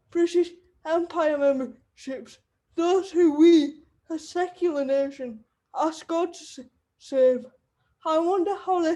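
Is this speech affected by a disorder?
Yes: cerebral palsy; wheelchair user.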